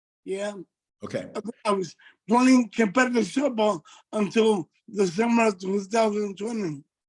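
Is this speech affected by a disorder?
Yes: multiple system atrophy; speech affected.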